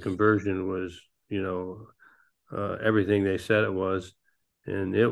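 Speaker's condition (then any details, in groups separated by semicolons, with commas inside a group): Parkinson's disease; man nearly 66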